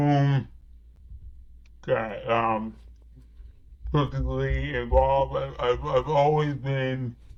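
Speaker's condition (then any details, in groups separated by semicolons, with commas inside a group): Cerebral palsy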